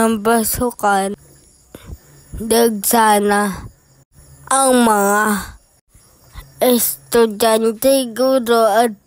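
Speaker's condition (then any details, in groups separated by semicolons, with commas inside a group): Cerebral palsy; affects hands, cannot write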